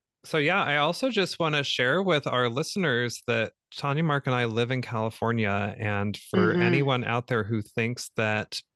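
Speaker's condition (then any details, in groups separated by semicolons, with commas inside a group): No condition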